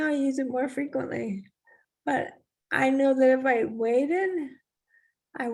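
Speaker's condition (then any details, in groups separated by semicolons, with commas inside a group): ALS; losing weight despite eating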